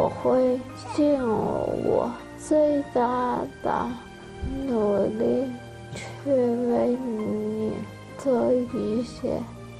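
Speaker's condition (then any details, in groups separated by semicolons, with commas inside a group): Hereditary cerebellar ataxia; inherited, confirmed by gene testing; 14 years since onset, rapid worsening, lower body largely paralyzed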